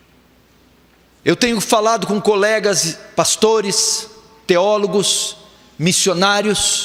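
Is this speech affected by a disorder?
No.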